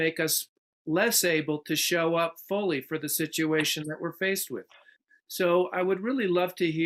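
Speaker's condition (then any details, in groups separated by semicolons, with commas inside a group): No condition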